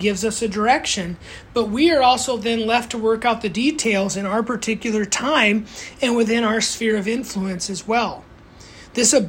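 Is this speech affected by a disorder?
No.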